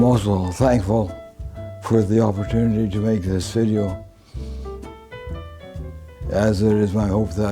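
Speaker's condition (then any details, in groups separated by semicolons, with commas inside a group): Parkinson's disease; deep brain stimulation both sides, tremor both hands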